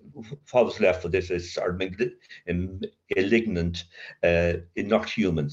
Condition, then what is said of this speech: Stuttering. But one of the consequences of that is that my voice never feels like it's my voice.